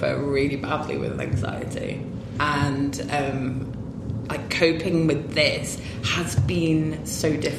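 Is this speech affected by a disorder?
No.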